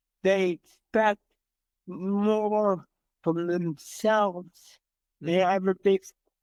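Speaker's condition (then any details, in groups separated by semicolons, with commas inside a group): Cerebral palsy; from birth, entire left side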